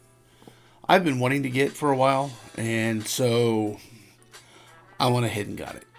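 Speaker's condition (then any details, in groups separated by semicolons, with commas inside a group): No condition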